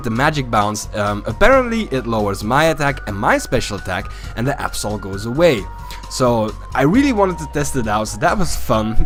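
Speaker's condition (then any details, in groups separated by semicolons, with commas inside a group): No condition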